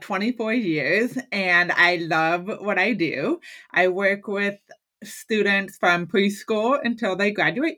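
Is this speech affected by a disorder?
Yes: hearing loss; lifelong hearing loss since childhood, hearing aid and cochlear implant; currently uses hearing aid and cochlear implant.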